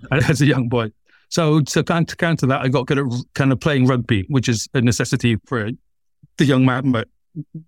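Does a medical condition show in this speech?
Yes: stammering; developmental stammer since childhood, teased at school, easier to say; age 48, stammers much less than in TED talk stammering and creativity; stammer comes and goes, fluent when singing, not stress-driven; here repeated sounds.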